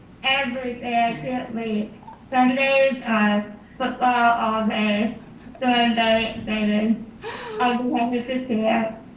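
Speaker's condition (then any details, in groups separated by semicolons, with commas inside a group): Spinal muscular atrophy; diagnosed at 6 months of age; needs breathing breaks while speaking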